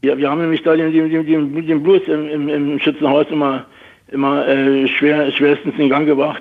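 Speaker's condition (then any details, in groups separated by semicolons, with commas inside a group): Parkinson's; moved away in 2019 for health reasons; describes self as a bit run down; frequent word repetitions and hesitations in transcript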